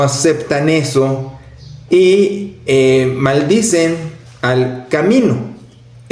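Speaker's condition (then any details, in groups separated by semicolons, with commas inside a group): No condition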